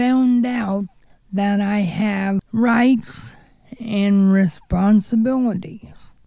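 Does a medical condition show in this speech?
Yes: cerebral palsy.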